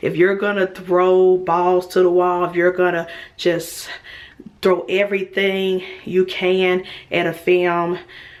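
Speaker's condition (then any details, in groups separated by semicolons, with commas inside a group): No condition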